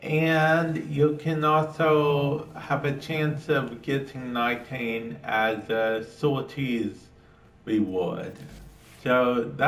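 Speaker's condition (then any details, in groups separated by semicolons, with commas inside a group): Cerebral palsy; affects speech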